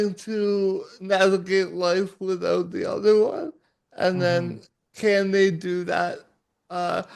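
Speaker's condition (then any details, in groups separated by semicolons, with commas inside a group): Cerebral palsy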